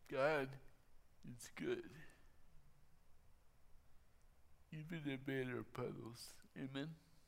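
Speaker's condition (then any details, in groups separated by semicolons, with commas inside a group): Torsion dystonia; speech altered by torso twisting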